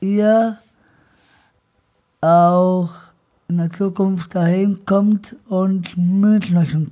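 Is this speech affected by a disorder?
Yes: Down syndrome; present from birth, trisomy 21, operated right after birth in Hannover, earlier wore corset 23 hours a day; age 26.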